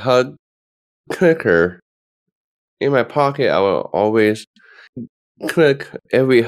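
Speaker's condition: Down syndrome; from birth

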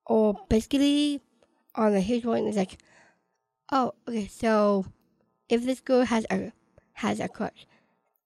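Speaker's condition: Down syndrome

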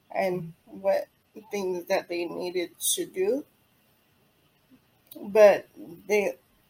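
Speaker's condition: Cerebral palsy; attended early intervention therapy

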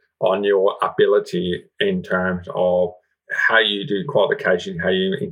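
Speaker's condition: Profound deafness, congenital, severe profound hearing loss; about 95% speech perception six months after implant, up from about 5%, still lip reads, Auslan second language

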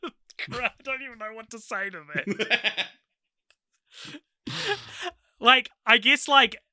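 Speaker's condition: No condition

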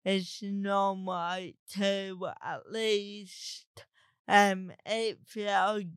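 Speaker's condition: Cerebral palsy; talks differently

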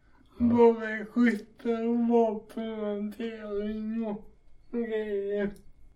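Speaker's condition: Cerebral palsy; walking difficulty, walking improved with gym training; walks much better than at first hunts

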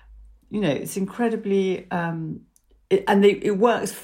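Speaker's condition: No condition

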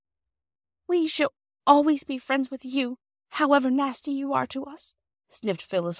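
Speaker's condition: No condition

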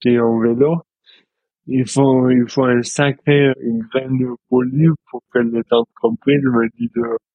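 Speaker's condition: Dystonia; neurological movement disorder, present since birth, rare, affects fine motor skills, judo from age three to offset motor troubles; speech difficulties

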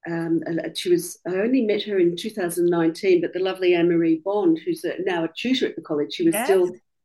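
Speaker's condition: No condition

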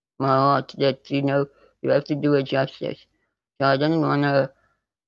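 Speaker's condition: Spinal muscular atrophy type 2; neuromuscular

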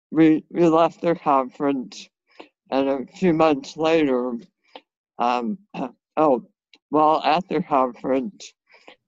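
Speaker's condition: Head and neck cancer surgery; five head and neck cancers, radiation, years of toxic chemotherapy, resulting severe dysphagia, no normal meals since

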